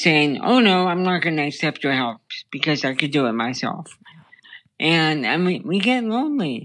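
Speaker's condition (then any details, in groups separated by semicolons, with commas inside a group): Brain stem tumor; childhood onset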